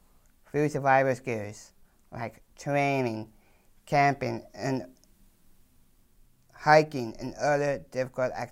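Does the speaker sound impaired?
Yes: Down syndrome; trisomy 21, low muscle tone in every muscle, up to 30% more energy for activity, short arms and legs; speech really hard due to low muscle tone and tongue.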